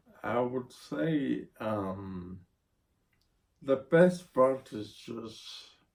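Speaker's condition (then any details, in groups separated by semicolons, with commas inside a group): Spinocerebellar ataxia (sca7)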